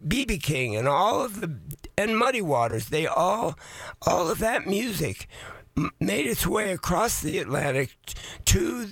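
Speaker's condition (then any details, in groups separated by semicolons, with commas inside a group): Voice changed after vocal cord surgery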